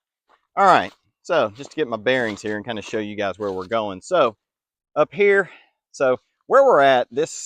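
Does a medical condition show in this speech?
No.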